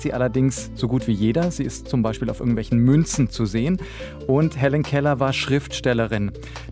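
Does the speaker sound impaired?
No.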